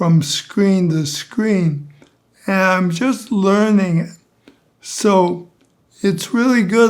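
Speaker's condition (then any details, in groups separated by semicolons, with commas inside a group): ALS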